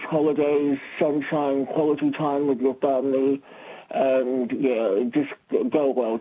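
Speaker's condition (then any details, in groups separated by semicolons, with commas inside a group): Speech impediment; disability; sometimes fumbles answers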